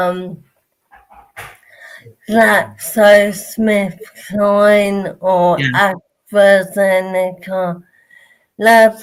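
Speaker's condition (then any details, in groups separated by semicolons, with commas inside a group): Motor neurone disease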